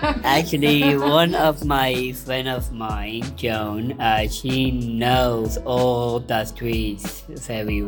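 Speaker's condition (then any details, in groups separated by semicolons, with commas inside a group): Down syndrome; intellectual disability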